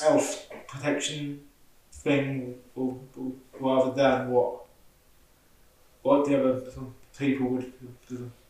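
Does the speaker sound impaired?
Yes: stutter; stammer present since school years; difficulty saying things at work raising safety concerns, speech reportedly different when drunk; here repeated words, prolonged sounds.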